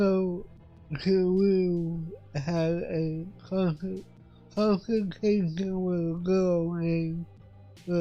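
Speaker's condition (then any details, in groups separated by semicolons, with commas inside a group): Cerebral palsy; affects voice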